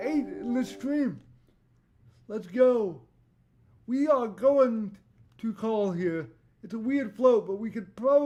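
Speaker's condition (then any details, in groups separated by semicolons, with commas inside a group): Cerebral palsy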